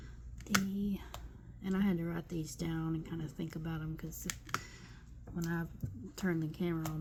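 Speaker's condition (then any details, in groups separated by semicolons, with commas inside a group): No condition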